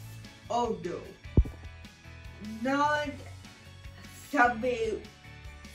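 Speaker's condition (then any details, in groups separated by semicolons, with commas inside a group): Speech apraxia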